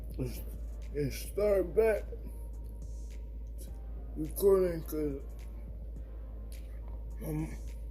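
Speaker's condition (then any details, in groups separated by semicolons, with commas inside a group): Cerebral palsy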